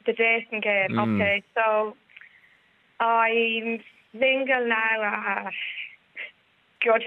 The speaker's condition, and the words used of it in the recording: Stuttering. And the more we talk, the stammer, the further away the stammer goes.